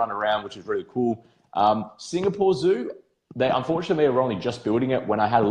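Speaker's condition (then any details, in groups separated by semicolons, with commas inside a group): No condition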